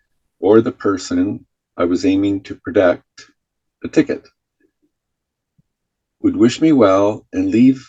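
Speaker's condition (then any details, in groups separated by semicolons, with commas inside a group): No condition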